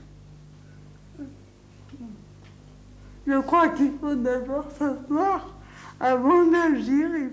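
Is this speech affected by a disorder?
Yes: cerebral palsy; from birth, delivery accident, resuscitation, 15 days oxygen; worked hard on intelligibility, improved over time.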